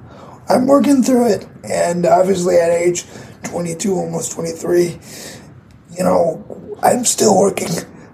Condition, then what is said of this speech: Cerebral palsy. Um, as you can probably hear, read my voice.